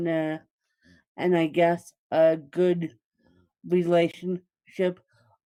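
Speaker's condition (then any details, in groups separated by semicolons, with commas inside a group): Cerebral palsy, mixed, moderate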